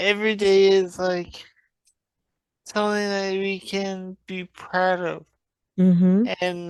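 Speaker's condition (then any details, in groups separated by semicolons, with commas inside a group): Traumatic brain injury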